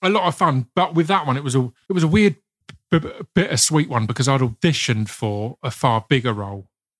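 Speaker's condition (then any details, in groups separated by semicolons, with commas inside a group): Stammer; sticking type rather than repetition type, uncontrollable; mostly unnoticed by listeners, plans breathing to avoid stammering on takes; repeated sounds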